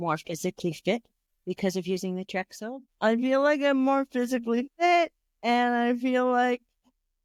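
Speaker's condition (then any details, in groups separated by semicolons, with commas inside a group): Cerebral palsy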